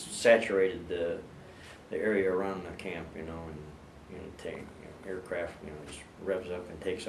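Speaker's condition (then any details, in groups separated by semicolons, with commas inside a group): No condition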